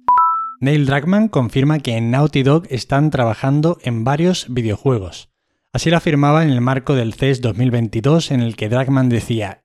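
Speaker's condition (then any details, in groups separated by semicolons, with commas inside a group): No condition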